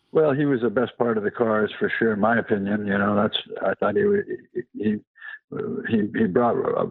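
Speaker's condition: Parkinson's; past cancer

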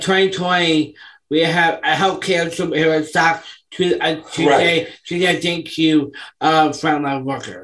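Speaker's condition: Down syndrome; congenital, not known before birth, intestinal bypass surgery day three, open heart surgery under three months, two heart holes

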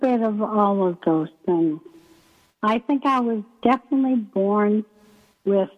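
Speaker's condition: ALS; limb onset in right foot

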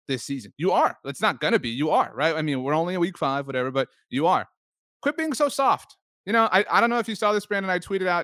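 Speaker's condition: No condition

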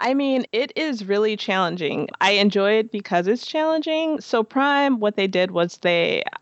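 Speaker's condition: No condition

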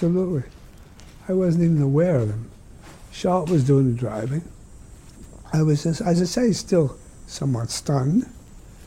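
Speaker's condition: ALS; motor neuron disease, found by muscle biopsy and electromyogram, fatal, began with bad sleep, walking, tripping; progressively worsening, disabled, losing physical ability; speech difficult but still possible, able to speak until nearly the end

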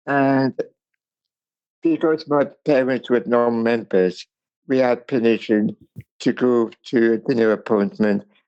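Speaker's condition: Cerebral palsy; speech impairment

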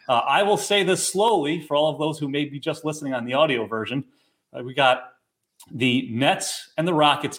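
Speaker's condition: No condition

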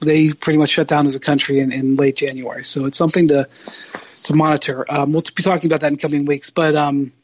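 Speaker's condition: No condition

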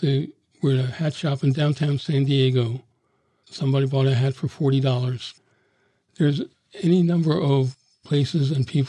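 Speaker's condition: Parkinson's; Parkinson's diagnosed at age 62, died a few months after recording; progressing rapidly, body failing during travel in Spain and Cuba, no longer able to travel

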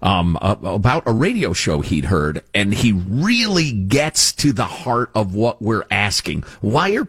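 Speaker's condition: No condition

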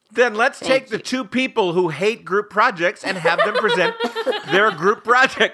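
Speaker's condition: No condition

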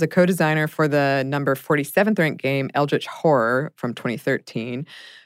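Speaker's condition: No condition

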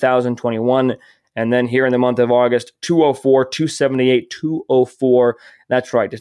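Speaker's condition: No condition

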